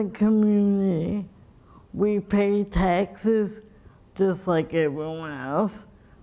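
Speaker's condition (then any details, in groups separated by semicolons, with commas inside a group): Cerebral palsy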